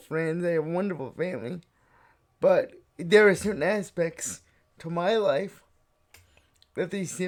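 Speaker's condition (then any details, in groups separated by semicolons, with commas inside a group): Cerebral palsy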